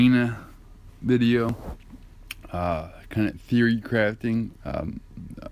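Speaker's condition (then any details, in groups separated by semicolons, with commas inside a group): Cerebral palsy; affects gait and walking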